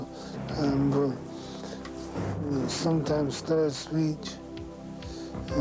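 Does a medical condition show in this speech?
Yes: Parkinson's syndrome; no tremor, no physical weakness.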